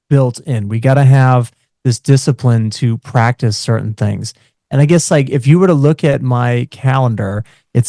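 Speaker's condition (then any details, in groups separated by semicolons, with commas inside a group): No condition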